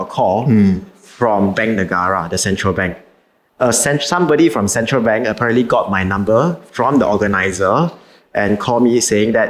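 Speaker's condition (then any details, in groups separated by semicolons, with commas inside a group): No condition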